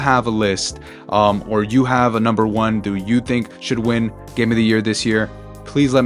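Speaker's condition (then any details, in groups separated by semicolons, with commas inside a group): No condition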